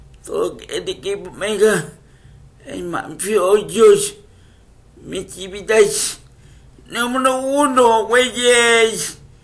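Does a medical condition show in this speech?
Yes: cerebral palsy; speech affected by condition.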